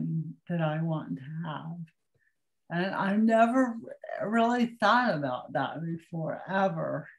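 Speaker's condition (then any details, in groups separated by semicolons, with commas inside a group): Cerebral palsy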